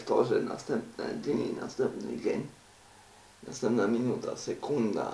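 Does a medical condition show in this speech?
Yes: cerebral palsy; uses wheelchair.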